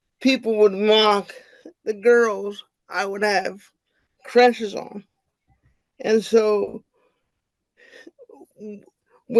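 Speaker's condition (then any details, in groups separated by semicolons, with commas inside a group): Cerebral palsy; wheelchair user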